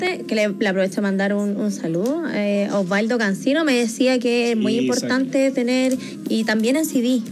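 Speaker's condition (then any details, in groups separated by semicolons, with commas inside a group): No condition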